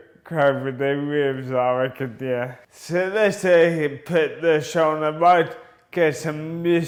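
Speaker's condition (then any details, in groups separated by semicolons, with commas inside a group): Motor neuron disease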